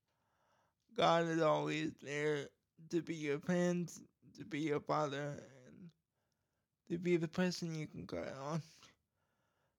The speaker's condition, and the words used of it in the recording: Cerebral palsy. Can see, I have my voice go in and out sometimes, and sometimes I edit that part out and try again.